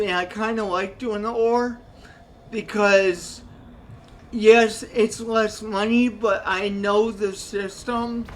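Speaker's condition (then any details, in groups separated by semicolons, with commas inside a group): Cerebral palsy; only one hand usable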